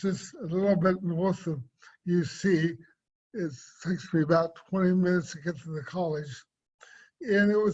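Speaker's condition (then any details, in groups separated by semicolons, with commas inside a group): Cerebral palsy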